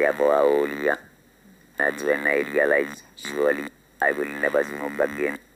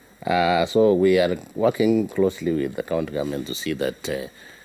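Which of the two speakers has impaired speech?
The first: larynx cancer, laryngectomy; smoking-related, laryngectomy removed voice, uses electrolarynx; found very early, radiotherapy then surgery; hoarse before surgery, no voice without electrolarynx, speaking through a speech-generating device.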